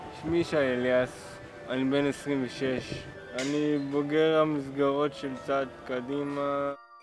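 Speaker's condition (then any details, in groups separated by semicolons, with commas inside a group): Cerebral palsy; motor disabilities, barely moved as child; age 26, improvable with much work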